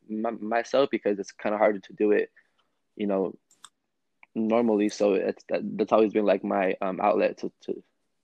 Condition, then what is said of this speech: Stuttering. And that's when I realized that, oh, like when I sing, no matter what, like I can sing anything and I won't have that issue.